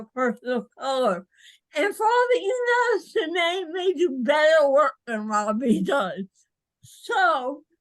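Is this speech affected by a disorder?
Yes: cerebral palsy; mainly small motor coordination; speech and movement visibly affected.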